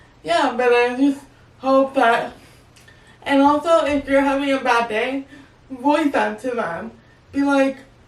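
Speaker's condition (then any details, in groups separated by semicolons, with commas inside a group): Cerebral palsy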